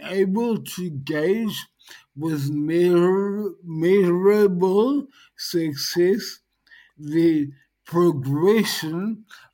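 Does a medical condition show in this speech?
Yes: dysarthria post-stroke; dysarthria after stroke, person-centred therapy from hospital to broader community, goals broken into smaller pieces; ongoing dysarthria, measurable progress with therapy; earlier unable to communicate via text, measurable progression since.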